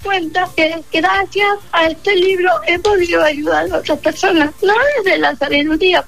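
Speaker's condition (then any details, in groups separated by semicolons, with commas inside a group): Cerebral palsy; from birth, motor only, affects balance and mobility, cognition unaffected; fluent speech affected since early childhood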